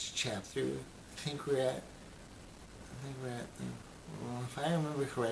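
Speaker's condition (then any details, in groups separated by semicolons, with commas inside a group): Brain injury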